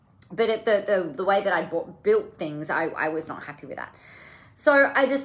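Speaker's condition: No condition

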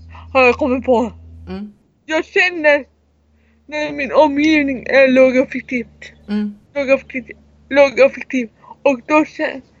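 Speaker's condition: Cerebral palsy; severe, wheelchair user

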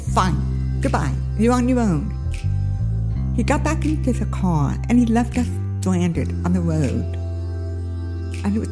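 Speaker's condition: Deafness

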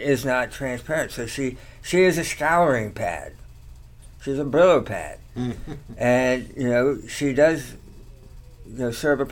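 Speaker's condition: Tongue cancer surgery; slight slur, talks okay

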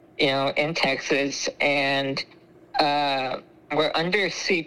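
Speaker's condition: Spinal muscular atrophy; trouble chewing and swallowing, high choking risk, secretions stay in lungs, fluids via feeding tube

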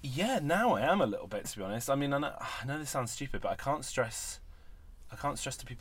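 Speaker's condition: No condition

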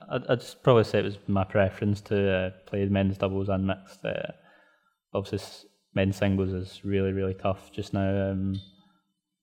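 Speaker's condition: No condition

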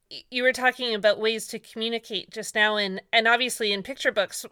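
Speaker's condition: No condition

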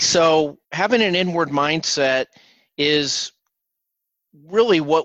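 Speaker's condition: No condition

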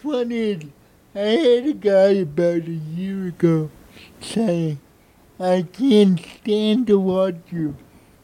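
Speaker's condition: Cerebral palsy; no medication

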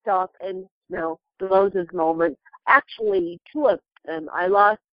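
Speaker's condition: Cerebral palsy; lost ability to walk

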